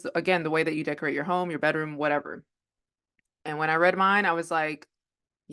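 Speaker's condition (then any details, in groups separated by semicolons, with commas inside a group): No condition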